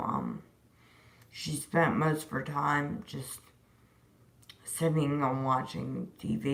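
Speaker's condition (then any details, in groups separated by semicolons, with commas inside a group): Disability causing slurred speech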